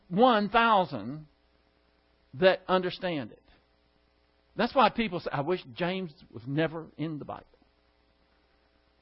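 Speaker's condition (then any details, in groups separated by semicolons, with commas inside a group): No condition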